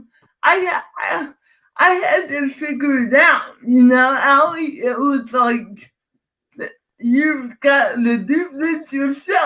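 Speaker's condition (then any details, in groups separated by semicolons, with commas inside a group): Cerebral palsy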